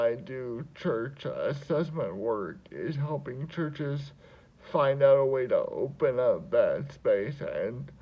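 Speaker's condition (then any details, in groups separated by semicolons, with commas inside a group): Cerebral palsy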